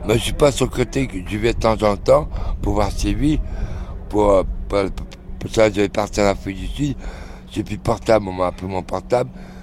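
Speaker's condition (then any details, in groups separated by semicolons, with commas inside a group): Throat cancer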